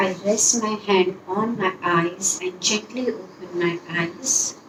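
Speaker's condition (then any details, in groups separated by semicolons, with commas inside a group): No condition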